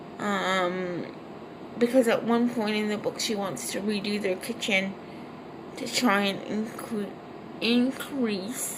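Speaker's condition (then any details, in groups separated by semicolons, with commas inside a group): Cerebral palsy, triplegia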